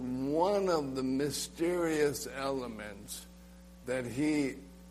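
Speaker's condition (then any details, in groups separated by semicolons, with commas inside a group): ALS; muscles quickly stopping working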